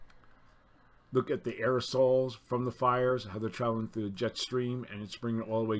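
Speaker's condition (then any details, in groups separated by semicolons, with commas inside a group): No condition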